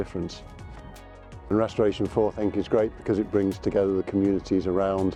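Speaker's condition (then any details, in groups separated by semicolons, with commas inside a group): No condition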